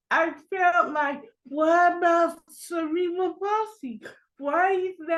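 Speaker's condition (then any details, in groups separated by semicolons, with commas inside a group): Cerebral palsy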